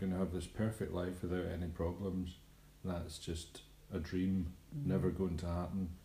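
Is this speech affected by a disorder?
No.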